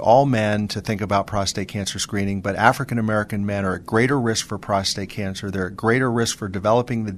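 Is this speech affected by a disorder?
No.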